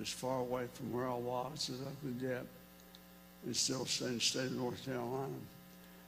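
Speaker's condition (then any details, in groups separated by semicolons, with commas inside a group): ALS; vocal cord difficulty for one to two years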